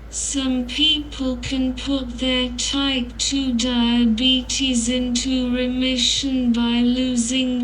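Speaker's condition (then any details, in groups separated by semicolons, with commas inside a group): Cerebral palsy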